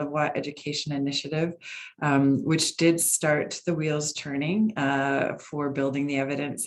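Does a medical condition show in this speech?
No.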